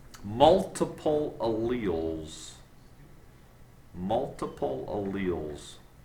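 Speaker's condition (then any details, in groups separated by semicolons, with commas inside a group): No condition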